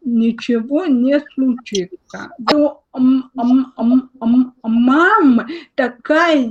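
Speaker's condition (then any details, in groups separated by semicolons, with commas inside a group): Cerebral palsy, spastic diplegia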